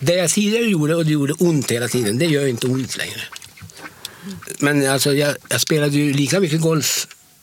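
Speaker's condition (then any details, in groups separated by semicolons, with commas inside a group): Parkinson's disease; Parkinson 18 years before transplant, nearly 8 million stem cells transplanted into brain, study participant; over 3 years since transplant, treatment completed, much improved, no longer in pain, functions roughly as before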